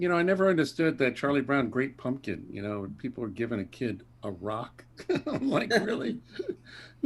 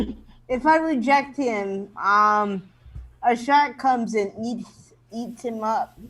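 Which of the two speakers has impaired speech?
The second: mild cerebral palsy; mild, born prematurely, helmet and braces in childhood; mild, in therapy.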